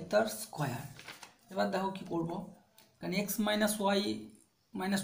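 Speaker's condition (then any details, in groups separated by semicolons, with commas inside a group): No condition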